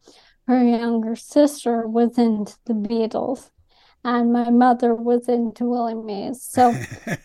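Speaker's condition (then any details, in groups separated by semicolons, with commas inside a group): ALS; diagnosed within about past year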